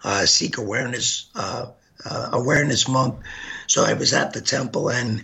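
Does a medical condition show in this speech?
Yes: gunshot injury to voice box; face bullet ripped esophagus.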